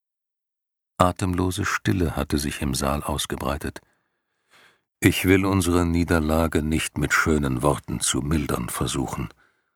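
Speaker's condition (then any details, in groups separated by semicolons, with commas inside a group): No condition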